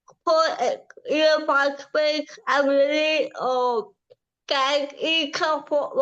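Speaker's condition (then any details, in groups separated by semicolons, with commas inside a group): Cerebral palsy; from birth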